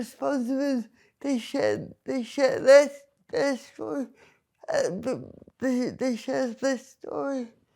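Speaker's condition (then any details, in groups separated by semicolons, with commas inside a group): Cerebral palsy; speech not always understood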